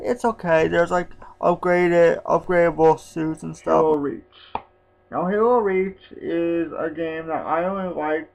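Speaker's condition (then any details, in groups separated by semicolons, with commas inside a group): Spastic quadriplegic cerebral palsy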